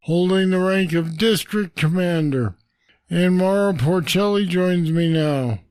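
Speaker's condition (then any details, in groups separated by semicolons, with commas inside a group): Parkinson's disease; deep brain stimulators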